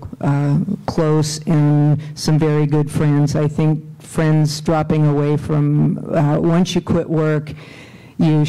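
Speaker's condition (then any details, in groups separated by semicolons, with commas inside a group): No condition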